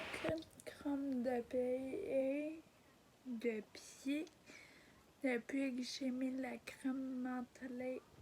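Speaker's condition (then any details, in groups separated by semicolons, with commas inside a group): Ataxia; degenerative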